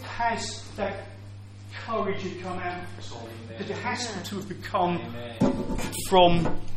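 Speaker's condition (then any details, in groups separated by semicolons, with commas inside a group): Stammer; prolonged sounds, blocks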